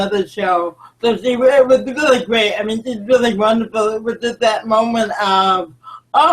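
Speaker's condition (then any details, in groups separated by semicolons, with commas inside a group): Cerebral palsy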